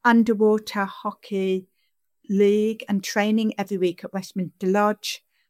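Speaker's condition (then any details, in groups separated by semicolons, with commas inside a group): Deafness; signing and speaking at the same time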